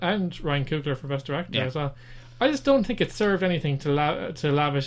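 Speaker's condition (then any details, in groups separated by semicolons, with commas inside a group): No condition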